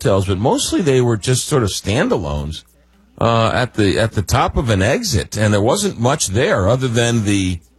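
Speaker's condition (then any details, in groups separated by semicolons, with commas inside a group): No condition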